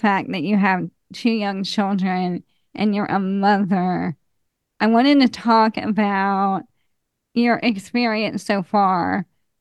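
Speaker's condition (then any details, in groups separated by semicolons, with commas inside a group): ALS; ALS diagnosed at age 38, initial prognosis of 2 to 5 years; voice changing and declining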